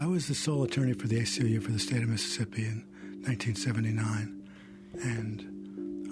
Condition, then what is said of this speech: Parkinson's disease. He's self-conscious about the way he sounds, but he says his Parkinson's helps him empathize more with the clients he represents.